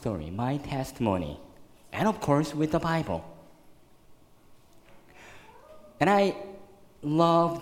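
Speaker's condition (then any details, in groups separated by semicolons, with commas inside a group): Cleft lip and palate, severe; one in junior high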